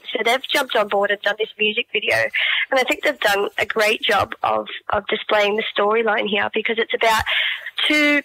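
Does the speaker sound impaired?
Yes: cleft palate; born with cleft palate, congenital.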